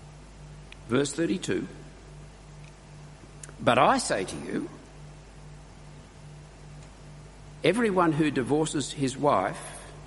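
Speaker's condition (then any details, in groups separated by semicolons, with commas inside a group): No condition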